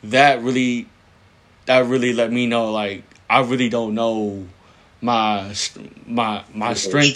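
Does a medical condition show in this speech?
Yes: stuttering; severe when first started classes under master Hurley, improved since; still stuttering, blocks on own name; cannot fully get own name out, slows down before talking, worse when younger; here repeated sounds, repeated words, prolonged sounds.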